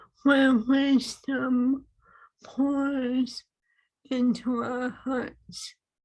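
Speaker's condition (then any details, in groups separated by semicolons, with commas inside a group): ALS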